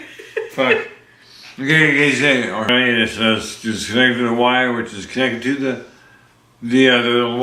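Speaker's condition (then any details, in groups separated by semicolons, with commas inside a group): Parkinson's disease; progressive, deep brain stimulation; DBS improved symptoms; hand, foot and speech motor problems, speech changed over time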